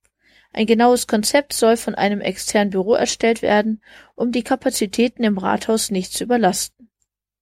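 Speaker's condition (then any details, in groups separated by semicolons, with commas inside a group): No condition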